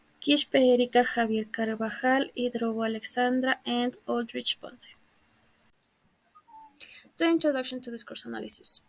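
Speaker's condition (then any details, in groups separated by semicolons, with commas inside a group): No condition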